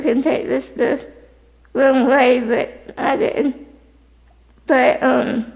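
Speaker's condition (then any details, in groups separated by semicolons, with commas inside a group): Spinal muscular atrophy type 2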